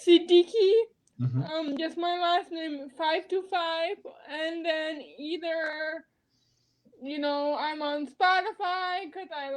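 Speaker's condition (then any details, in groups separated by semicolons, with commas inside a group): Cerebral palsy; spasticity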